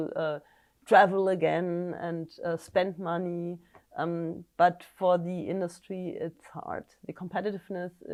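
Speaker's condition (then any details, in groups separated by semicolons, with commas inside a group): No condition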